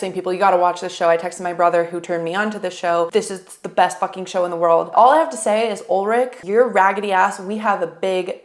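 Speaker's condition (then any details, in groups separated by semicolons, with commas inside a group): No condition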